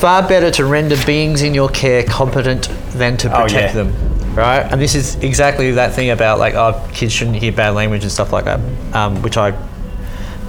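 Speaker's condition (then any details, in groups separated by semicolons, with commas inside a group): Cleft lip and palate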